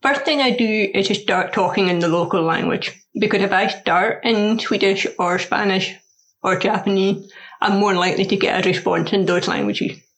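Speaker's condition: Deafness; repetition

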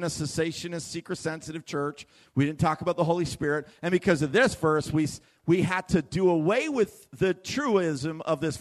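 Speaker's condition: No condition

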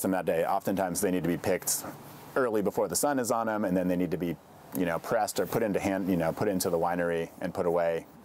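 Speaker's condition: No condition

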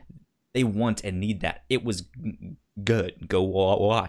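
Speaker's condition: Stutter; speech impediment, past speech therapy; hears own voice through headphone monitoring while recording, finds it disorienting; therapist described costly in-ear device echoing own voice milliseconds late, said to help; repeated sounds, prolonged sounds

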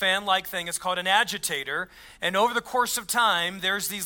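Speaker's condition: No condition

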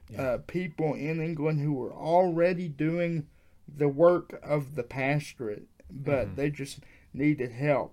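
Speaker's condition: Cerebral palsy; wheelchair user

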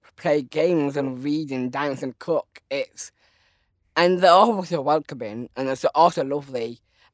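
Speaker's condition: Down syndrome

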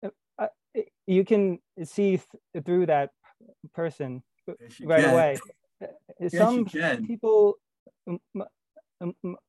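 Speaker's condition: Stuttering; man aged 23, long history of avoiding communication; discloses stutter openly, working on reducing avoidance; difficult to communicate fluently, rarely fluent even after disclosing stutter; repeated sounds, prolonged sounds

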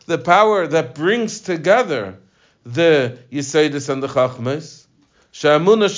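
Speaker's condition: No condition

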